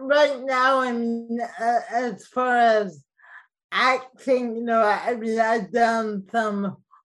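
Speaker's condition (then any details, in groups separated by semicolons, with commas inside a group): Cerebral palsy, mild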